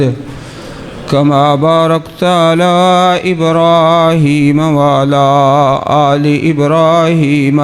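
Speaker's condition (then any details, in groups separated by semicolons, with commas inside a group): No condition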